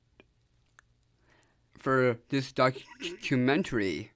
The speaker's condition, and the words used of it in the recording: Down syndrome. I'm able to do public speaking.